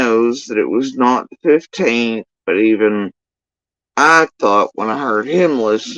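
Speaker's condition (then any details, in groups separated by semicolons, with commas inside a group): Facial paralysis after surgery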